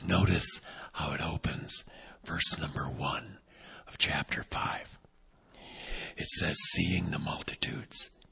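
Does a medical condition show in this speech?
Yes: vocal cord paralysis, unilateral.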